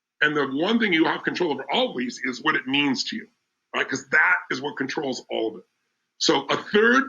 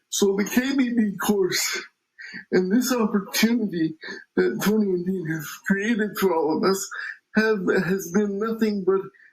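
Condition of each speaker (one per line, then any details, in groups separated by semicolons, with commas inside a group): No condition
Cerebral palsy; power wheelchair user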